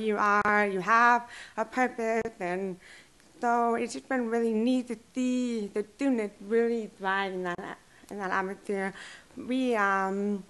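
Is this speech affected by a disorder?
Yes: deaf and hard of hearing; since childhood.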